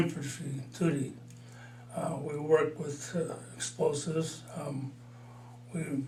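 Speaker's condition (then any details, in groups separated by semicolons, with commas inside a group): Parkinson's disease; mild, about four years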